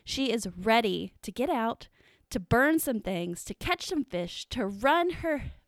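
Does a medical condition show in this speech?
No.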